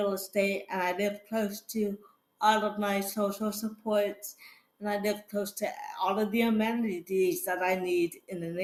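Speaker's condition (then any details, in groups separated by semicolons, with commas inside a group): Cerebral palsy; fall risk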